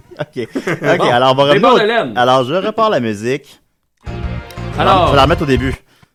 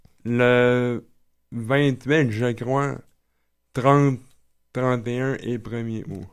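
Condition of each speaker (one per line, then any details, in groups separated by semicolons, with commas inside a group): No condition
Cerebral palsy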